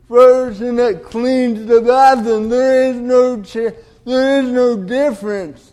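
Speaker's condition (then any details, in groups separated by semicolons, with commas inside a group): Cerebral palsy; delayed development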